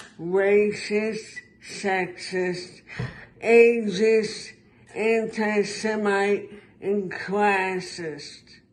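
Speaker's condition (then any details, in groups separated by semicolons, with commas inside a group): Traumatic brain injury; could not blow out candles for years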